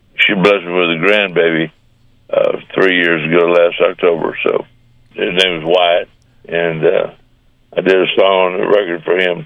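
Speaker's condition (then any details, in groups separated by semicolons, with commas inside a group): Parkinson's disease; diagnosed about a year ago, brain surgery about two and a half months ago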